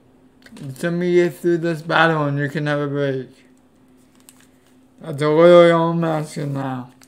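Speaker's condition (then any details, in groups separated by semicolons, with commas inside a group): Cerebral palsy; affects legs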